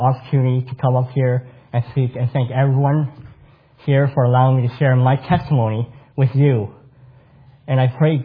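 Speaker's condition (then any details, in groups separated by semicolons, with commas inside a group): Cleft palate; congenital cleft palate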